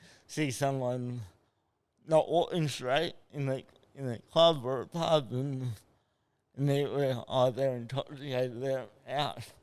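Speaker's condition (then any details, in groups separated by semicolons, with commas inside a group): Cerebral palsy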